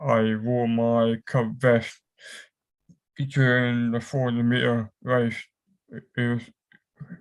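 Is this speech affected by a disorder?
Yes: cerebral palsy; affects whole body; cramps.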